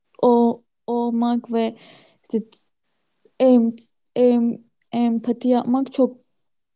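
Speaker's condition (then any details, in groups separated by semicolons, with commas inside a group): Stuttering; consulted a professor about own stuttering five years ago; stutters normally, much more at work and when anxious, very little when alone and relaxed; repeated sounds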